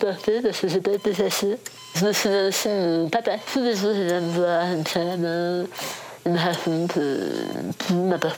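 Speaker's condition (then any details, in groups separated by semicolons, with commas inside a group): Total glossectomy; voice deeper before diagnosis, incomprehensible after surgery, intensive speech therapy at CRIL, sister understood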